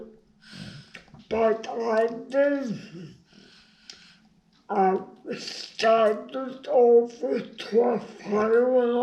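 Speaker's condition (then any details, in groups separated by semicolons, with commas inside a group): Brain injury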